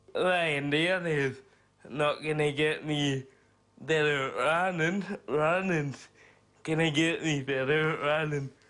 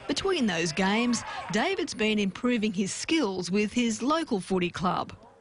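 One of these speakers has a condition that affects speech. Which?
The first: cerebral palsy; birth injury.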